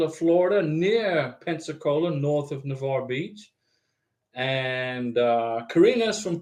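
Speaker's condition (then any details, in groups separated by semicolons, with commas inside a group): No condition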